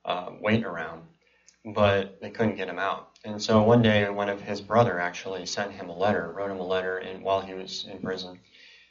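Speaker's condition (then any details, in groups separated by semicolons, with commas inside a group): Cleft palate and cleft lip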